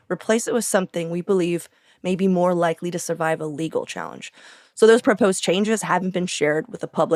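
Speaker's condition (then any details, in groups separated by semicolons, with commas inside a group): No condition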